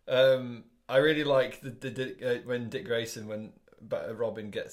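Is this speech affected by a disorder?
No.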